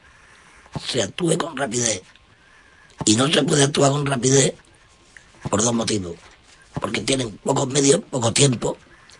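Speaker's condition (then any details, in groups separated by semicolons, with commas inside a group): Total laryngectomy; total laryngectomy for cancer after late detection, cannula keeps stoma open; cancer follow-up with oncologist, ENT and nutritionist at Ramón Jiménez hospital; breathes through stoma, cannula needed or stoma closes and cannot breathe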